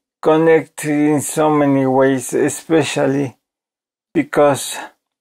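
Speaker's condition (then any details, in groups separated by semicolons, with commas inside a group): ALS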